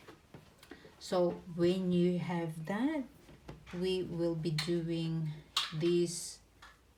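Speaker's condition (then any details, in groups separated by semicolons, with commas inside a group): No condition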